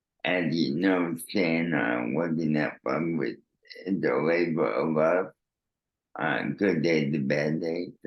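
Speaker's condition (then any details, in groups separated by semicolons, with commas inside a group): Cerebral palsy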